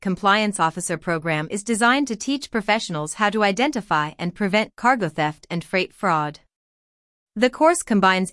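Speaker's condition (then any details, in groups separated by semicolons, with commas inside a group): No condition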